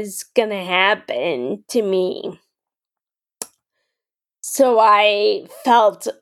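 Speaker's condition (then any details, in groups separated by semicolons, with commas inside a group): Friedreich's ataxia; form of muscular dystrophy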